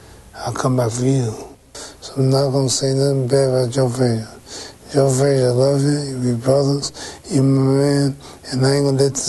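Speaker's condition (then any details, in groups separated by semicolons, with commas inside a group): Parkinson's syndrome; sometimes slurred speech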